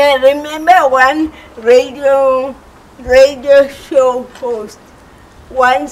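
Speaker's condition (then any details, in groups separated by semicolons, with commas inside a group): Cerebral palsy; birth oxygen shortage, coordination disability; about 36 years since onset; speech impediment, understandable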